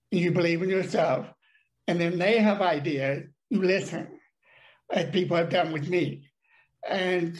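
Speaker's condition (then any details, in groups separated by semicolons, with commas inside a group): Deafness; paralysis on one side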